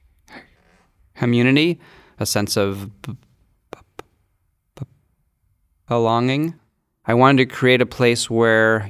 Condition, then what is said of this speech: Stuttering. And so I usually stutter when I say my mom's name.